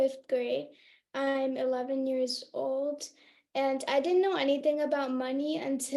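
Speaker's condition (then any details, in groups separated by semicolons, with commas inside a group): No condition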